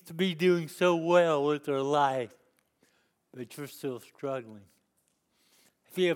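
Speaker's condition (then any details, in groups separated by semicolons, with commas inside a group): Cerebral palsy; lifelong disability since youth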